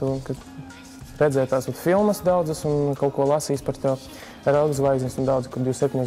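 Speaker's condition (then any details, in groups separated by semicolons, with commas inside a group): No condition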